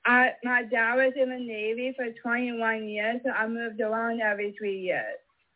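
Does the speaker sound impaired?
Yes: mosaic Down syndrome; described as fully mosaic and high functioning.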